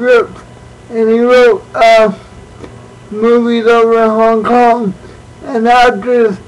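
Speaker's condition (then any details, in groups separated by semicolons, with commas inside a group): Cerebral palsy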